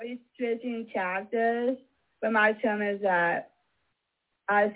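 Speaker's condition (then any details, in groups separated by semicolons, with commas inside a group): Mosaic Down syndrome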